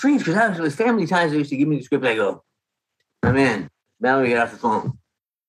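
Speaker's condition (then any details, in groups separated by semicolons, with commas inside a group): Parkinson's disease; young onset, diagnosed at age 29, told 10 years left to work; lost sense of smell, peripatetic wanderings, flailings and body impulses; cement face, immobile face, very flat voice, emotion not audible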